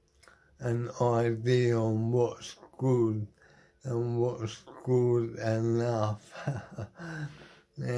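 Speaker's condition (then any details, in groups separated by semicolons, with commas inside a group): Motor neuron disease; terminal; body failing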